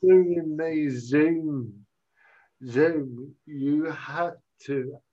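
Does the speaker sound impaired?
Yes: cerebral palsy; cerebral palsy from birth, uses walking stick, holding handheld mic prevents walking stick use on stage; considering Amazon headset microphone to free hands for walking stick on stage; speech sounds unusual, self-described as talking funny.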